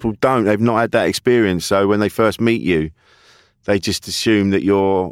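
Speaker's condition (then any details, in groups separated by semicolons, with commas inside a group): No condition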